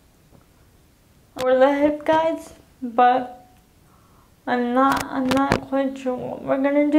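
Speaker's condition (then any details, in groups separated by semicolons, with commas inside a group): Cerebral palsy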